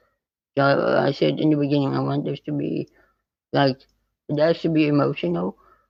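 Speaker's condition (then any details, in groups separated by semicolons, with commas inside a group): Spinal muscular atrophy type 2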